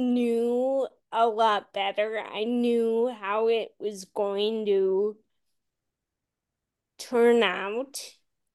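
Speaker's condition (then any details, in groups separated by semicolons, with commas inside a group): Friedreich's ataxia; initially called mild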